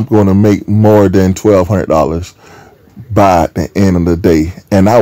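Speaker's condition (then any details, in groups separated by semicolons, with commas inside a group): No condition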